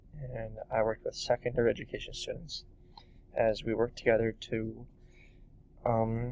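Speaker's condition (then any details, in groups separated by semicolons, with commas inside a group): No condition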